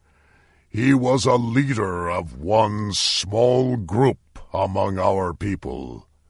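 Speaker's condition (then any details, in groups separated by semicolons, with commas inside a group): No condition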